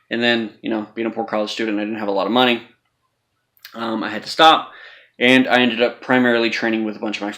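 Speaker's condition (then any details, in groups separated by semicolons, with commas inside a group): No condition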